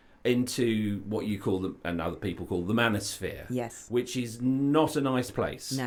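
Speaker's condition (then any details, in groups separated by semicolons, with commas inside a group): No condition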